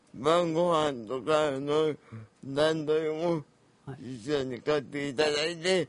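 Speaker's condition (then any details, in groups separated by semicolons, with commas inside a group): Cerebral palsy; wheelchair user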